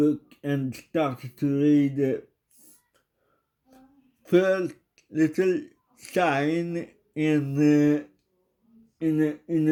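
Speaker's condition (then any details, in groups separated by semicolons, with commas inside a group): Cerebral palsy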